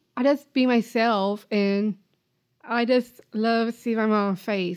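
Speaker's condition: Down syndrome; diagnosed a few weeks after birth, born in hospital in Stillwater, Oklahoma; adult woman

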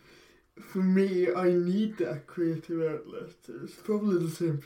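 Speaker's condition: Cerebral palsy

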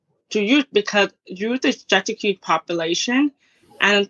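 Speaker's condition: Deafness, acquired at age 4 due to infection; difficulty with accents

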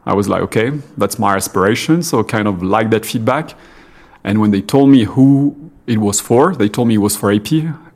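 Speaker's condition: No condition

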